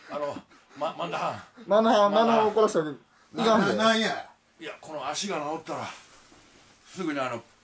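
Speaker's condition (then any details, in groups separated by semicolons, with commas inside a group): No condition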